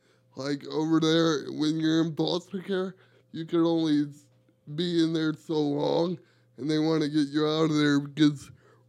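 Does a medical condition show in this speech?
Yes: cerebral palsy; wheelchair user.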